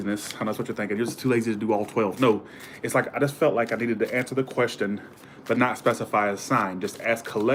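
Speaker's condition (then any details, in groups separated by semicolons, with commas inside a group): No condition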